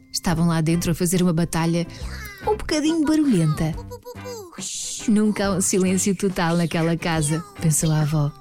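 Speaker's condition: No condition

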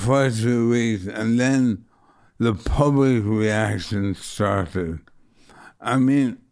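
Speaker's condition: Motor neuron disease; affecting throat and neck

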